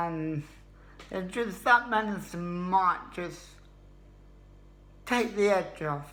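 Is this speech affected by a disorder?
Yes: cerebral palsy; obvious speech impediment.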